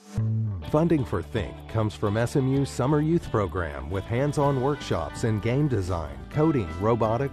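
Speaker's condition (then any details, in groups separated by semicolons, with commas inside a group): No condition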